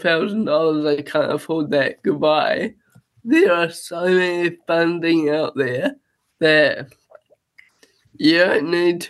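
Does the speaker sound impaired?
Yes: cerebral palsy.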